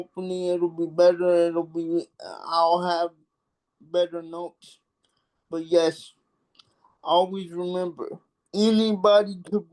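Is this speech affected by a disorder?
Yes: cerebral palsy; affects hands and back.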